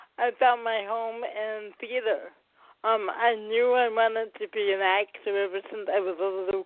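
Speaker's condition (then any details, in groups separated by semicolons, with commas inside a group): Cerebral palsy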